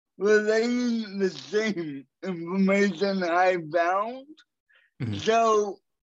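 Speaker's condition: Cerebral palsy; cerebral palsy from birth, 37 years with condition

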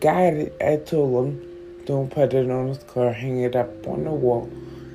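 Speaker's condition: Stroke with stutter; constant pain

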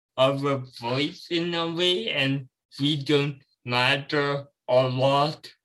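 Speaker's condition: Cerebral palsy

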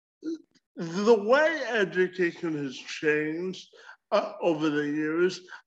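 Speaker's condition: Cerebral palsy; cerebral palsy present from birth

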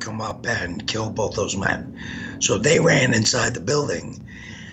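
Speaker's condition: Gunshot injury to voice box; hit spine

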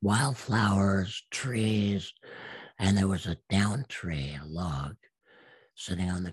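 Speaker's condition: Absent vocal cords; from gunshot through neck

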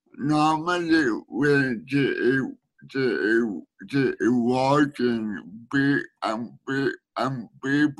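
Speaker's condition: Speech needing a translator

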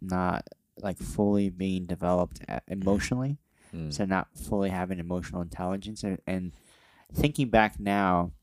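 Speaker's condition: Cleft lip and palate

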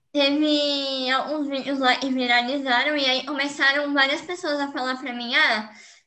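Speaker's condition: Cleft lip and palate; care at Bauru and Joinville Centrinhos, long speech therapy, home exercises; awaiting orthognathic surgery advancing maxilla, hypernasality to be corrected after, speech therapy to resume; residual hypernasality, nasal air escape likely to increase after surgery, voice still needs improvement

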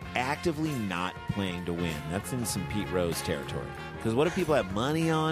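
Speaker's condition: No condition

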